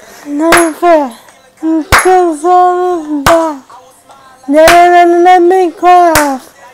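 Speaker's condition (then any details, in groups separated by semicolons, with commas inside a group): Cerebral palsy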